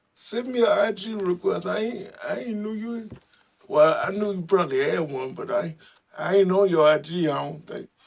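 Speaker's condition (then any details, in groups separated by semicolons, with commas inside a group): Spastic quadriplegic cerebral palsy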